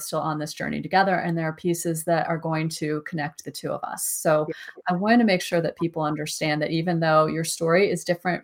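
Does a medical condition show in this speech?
No.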